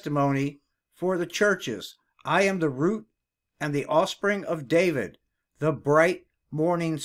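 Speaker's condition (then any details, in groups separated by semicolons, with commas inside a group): No condition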